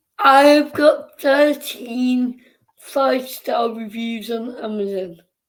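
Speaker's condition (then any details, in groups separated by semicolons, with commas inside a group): Cerebral palsy; caused by birth complications, since birth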